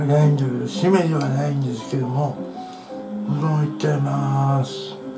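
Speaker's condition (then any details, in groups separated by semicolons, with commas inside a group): Tongue cancer, partial glossectomy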